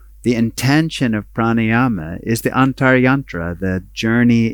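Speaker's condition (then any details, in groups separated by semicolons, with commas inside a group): No condition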